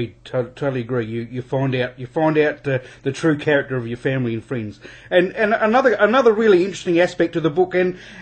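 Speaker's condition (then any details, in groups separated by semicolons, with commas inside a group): No condition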